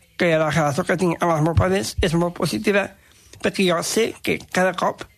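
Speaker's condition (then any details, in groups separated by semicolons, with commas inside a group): Down syndrome; dislikes being corrected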